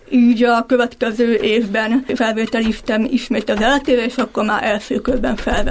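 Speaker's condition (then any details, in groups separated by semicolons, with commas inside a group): Deafblindness (hearing impairment); vision and hearing impairment, EasyLink MyLink radio system for lectures, telescope from Mária Utca eye clinic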